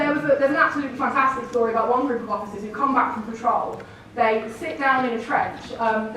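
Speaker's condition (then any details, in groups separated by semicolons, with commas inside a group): No condition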